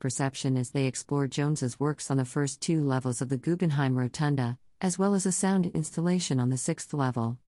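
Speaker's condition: No condition

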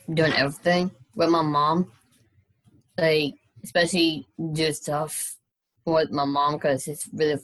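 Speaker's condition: Down syndrome; trisomy 21, heart surgery in childhood, eye surgery, other childhood surgeries, thyroid removed

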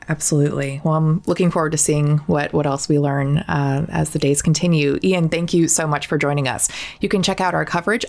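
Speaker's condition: No condition

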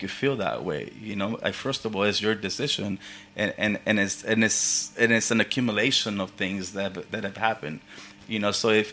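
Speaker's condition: Stuttering; stutters at times, apologises and laughs at self to reset, stutter then goes away; repeated sounds, repeated words

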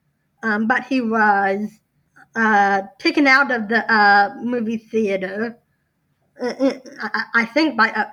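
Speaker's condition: Down syndrome

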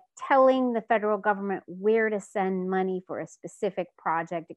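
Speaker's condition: No condition

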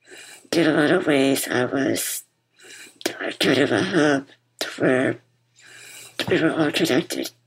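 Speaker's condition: Muscular dystrophy; uses wheelchair

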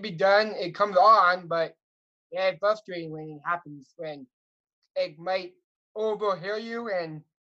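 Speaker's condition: Down syndrome; adult, 30 years old; Siri, Alexa, Google Home may misunderstand speech, donated nearly a thousand phrases to project understood

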